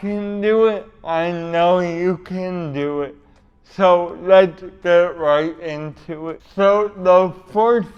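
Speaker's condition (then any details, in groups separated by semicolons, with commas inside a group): Cerebral palsy; uses adaptive equipment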